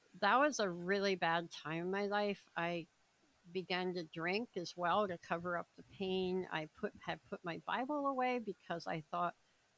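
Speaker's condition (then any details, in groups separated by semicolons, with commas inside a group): Cleft palate, severe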